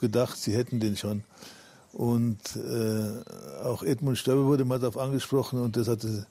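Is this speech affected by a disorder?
Yes: Parkinson's disease; almost no tremor.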